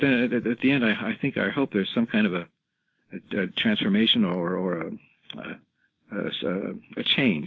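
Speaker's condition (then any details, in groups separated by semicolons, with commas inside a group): Parkinson's disease; rigidity-predominant form, never had tremors, gait mainly affected, diagnosed by neurologist, confirmed by drug response; 11 years into illness, ability to walk almost gone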